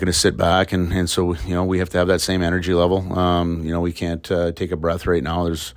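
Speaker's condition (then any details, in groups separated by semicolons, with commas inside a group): No condition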